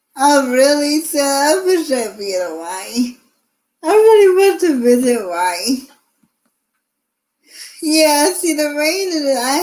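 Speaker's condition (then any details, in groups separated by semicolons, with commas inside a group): Cerebral palsy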